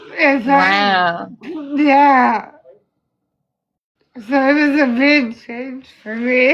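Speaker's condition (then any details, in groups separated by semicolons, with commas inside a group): Spinal muscular atrophy type 2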